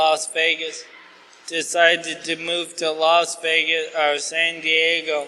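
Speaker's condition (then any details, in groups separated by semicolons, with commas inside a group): ALS; asked to talk slower, clearer, losing voice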